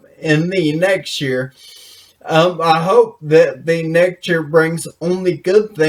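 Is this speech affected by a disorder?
Yes: brain injury.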